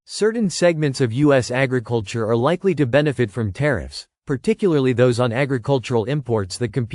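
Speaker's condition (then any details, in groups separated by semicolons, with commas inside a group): No condition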